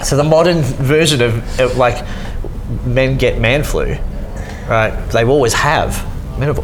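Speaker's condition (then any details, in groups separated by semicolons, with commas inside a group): Cleft lip and palate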